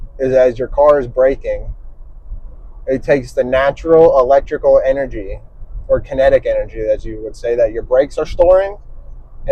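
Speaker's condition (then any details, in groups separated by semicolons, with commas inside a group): No condition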